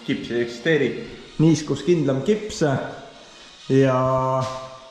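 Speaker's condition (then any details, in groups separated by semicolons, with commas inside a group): No condition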